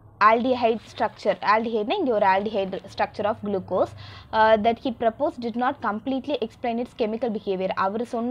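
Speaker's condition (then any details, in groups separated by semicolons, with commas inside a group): No condition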